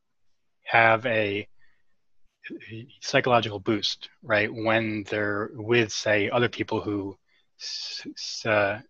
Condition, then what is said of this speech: Stuttering. And so um, I think that's an example of something I would lose if I were speaking fluently all the time.